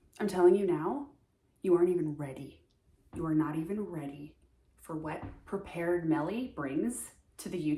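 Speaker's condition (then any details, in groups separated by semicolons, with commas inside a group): No condition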